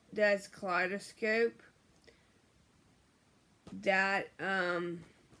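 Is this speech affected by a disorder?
Yes: brain injury; memory problems.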